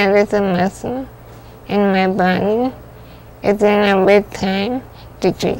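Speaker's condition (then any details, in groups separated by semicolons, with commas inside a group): Spinal muscular atrophy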